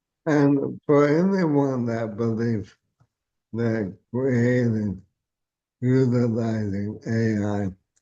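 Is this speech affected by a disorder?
Yes: ALS.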